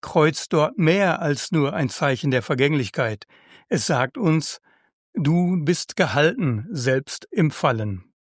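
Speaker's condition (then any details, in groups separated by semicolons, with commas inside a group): No condition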